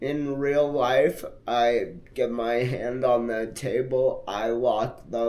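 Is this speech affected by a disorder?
Yes: multiple sclerosis.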